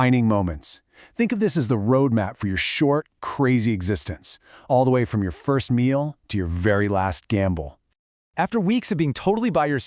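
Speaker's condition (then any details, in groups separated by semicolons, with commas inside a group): No condition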